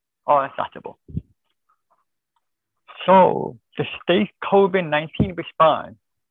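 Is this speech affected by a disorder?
Yes: deafness; born deaf, cochlear implant, relies on lip reading and visual media; hears okay with cochlear implant, still needs lip reading and captioning to follow online meetings.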